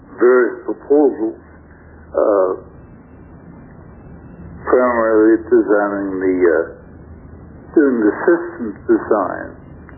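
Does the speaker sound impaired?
Yes: stroke affecting throat muscles; first stroke about 3 years ago.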